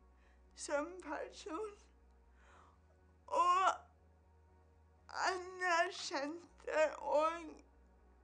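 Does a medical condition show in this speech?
Yes: cerebral palsy; onset at birth, umbilical cord around neck, oxygen deprivation, brain damage.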